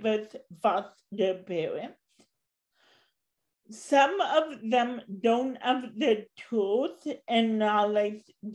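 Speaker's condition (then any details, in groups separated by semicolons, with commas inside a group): Cerebral palsy; since birth, walks with walker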